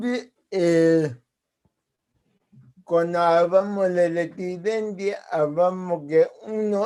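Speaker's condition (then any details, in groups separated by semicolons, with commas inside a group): Cerebral palsy; from birth; speaks as if with potato in mouth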